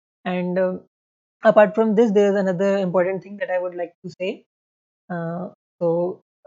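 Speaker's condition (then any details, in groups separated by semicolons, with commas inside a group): No condition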